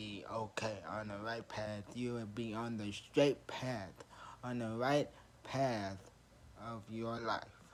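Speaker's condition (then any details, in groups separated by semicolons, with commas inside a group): Traumatic brain injury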